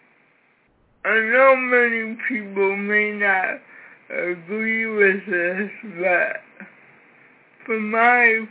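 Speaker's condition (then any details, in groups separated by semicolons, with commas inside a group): Cerebral palsy; severe cerebral palsy from birth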